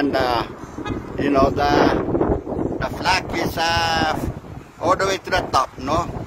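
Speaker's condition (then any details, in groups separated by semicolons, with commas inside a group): No condition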